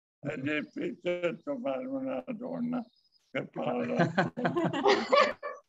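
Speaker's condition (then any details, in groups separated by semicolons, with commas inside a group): Amyotrophic lateral sclerosis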